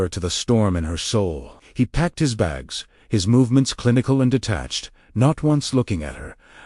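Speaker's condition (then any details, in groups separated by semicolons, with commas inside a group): No condition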